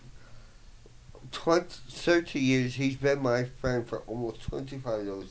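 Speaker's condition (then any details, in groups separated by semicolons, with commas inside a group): Voice box damage, traumatic brain injury; fine motor loss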